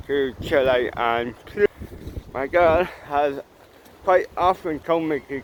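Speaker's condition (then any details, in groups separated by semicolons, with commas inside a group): Cerebral palsy, ataxic, mild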